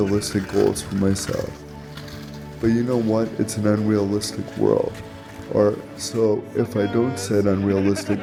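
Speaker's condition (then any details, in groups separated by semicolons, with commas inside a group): Cerebral palsy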